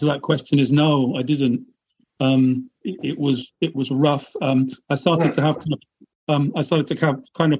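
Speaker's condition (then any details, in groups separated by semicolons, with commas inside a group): Stammer; stammer causing blocks; stammer barely noticeable in relaxed, open conversation; stammer worse under stress and strategized answers, avoided speaking in court because of it; repeated sounds, repeated words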